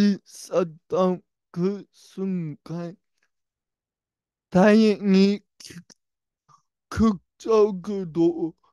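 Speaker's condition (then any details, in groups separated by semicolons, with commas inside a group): Brain lesion disability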